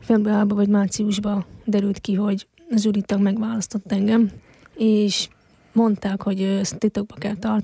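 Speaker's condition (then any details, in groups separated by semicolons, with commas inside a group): Hearing loss since birth; congenital, found at age one, device with surgery at 2.5, eight ear operations (3 left, 5 right) until ten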